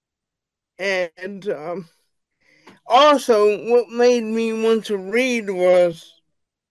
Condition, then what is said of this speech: Cerebral palsy. One is because of my cerebral palsy, my voice is unstable.